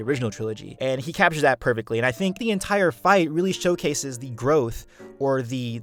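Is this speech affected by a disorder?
No.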